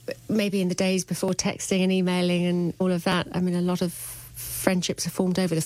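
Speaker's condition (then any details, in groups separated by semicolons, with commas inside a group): No condition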